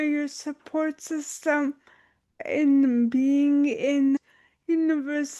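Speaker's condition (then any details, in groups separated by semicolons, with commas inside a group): Dystonia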